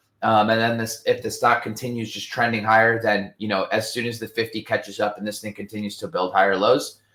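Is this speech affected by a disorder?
No.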